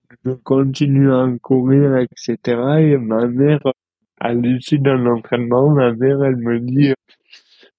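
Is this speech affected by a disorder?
Yes: dystonia; speech difficulties, fine motor difficulties.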